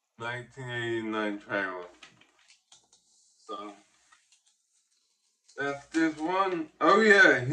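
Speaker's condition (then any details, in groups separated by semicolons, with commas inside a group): Ataxic cerebral palsy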